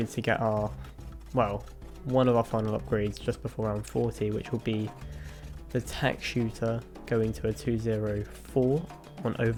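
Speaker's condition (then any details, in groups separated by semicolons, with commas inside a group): No condition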